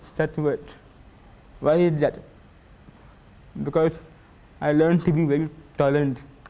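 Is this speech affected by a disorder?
Yes: cerebral palsy.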